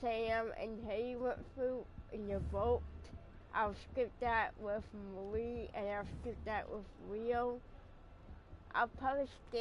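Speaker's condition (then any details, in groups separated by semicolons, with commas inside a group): Cerebral palsy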